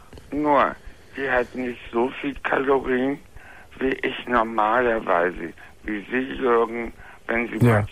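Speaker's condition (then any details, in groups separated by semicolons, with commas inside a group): Floor of mouth cancer; found at yearly dental check, extensive operation, heavy blood loss, jaw affected, taste lost; speaks differently, mostly understood, some words asked again, mute right after surgery, wrote notes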